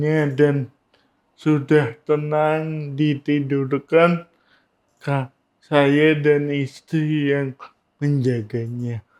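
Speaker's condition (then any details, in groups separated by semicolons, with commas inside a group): Cerebral palsy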